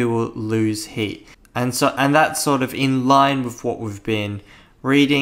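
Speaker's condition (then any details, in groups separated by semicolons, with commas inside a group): No condition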